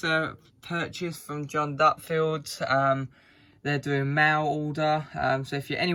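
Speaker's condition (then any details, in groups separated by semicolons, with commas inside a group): No condition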